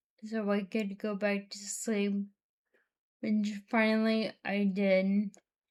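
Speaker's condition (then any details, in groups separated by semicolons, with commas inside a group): Friedreich's ataxia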